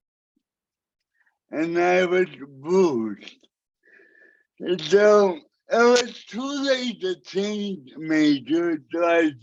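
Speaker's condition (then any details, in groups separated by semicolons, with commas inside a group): Cerebral palsy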